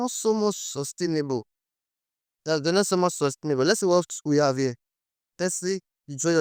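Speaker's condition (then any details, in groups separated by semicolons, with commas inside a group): No condition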